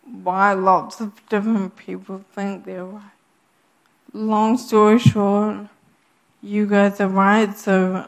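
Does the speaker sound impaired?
Yes: Friedreich's ataxia; degenerative, gets worse over time, spinal surgery at 13 for curved spine; cannot speak if quiet.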